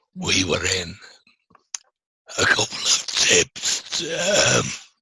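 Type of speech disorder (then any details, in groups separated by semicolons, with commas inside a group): Speech with a voice prosthesis; laryngectomy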